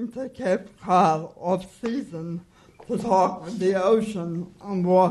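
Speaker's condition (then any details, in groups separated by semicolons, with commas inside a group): Cerebral palsy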